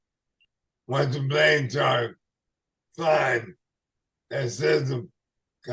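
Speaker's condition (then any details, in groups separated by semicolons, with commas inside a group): ALS/MND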